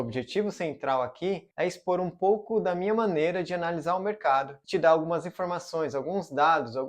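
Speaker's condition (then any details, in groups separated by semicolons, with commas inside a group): No condition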